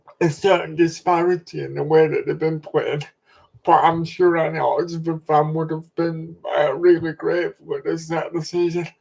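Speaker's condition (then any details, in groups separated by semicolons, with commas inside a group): Cerebral palsy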